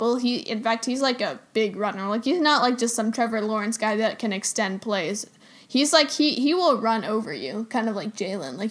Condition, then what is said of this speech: No condition.